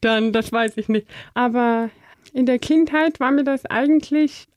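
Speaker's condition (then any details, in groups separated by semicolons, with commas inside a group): Deafness; deaf from birth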